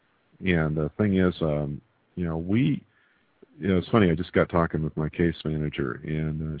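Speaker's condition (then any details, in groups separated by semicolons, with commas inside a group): No condition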